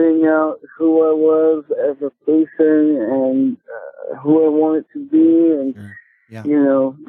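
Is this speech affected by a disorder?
Yes: cerebral palsy; speech affected.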